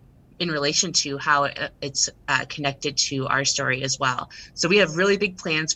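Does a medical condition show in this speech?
No.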